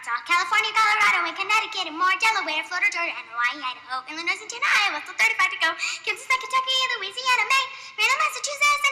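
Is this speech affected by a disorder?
No.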